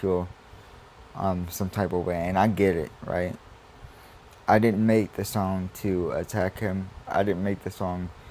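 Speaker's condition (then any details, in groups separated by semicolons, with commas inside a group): Cerebral palsy; sometimes stops talking due to spasm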